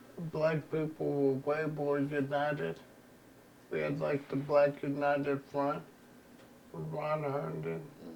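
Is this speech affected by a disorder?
Yes: ALS; progressive terminal illness.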